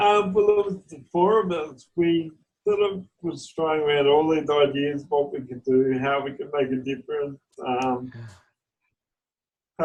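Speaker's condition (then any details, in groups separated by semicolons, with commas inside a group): Cerebral palsy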